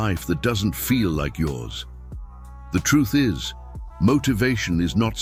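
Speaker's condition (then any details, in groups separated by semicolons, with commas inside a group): No condition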